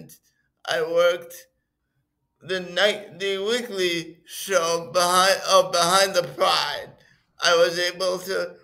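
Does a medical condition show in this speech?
Yes: cerebral palsy.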